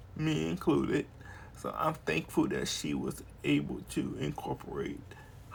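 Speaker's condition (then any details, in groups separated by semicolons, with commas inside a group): Cerebral palsy; wheelchair user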